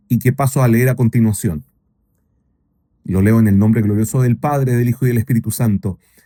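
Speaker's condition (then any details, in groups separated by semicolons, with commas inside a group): No condition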